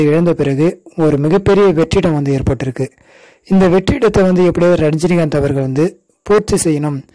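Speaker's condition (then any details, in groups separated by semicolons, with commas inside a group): No condition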